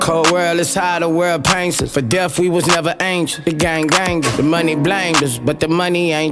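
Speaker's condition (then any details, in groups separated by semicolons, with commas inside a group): No condition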